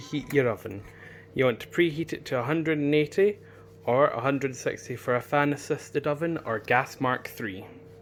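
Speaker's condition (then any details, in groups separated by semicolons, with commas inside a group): No condition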